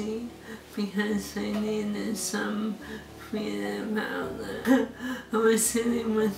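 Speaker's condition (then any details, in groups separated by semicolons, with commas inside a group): ALS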